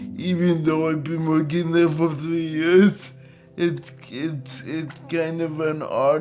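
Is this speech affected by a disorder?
Yes: cerebral palsy; physical disability.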